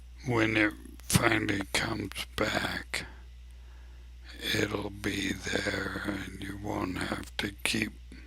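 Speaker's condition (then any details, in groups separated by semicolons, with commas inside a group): ALS; abnormally slow voice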